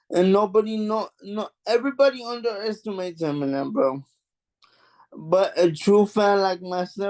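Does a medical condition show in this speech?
Yes: cerebral palsy; mild.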